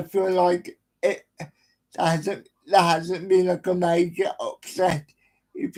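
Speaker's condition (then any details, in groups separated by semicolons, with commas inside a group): Cerebral palsy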